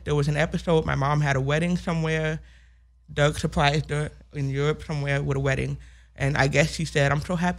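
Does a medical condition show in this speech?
Yes: hearing loss with speech impediment; congenital hearing loss, 70% deaf one ear, 30% other, grandmother had hearing problems, diagnosed end of first grade; specialized hearing aids needed, can hear; only comfortable speaking within last year or so.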